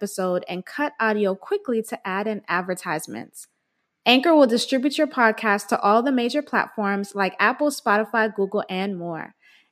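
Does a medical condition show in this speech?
No.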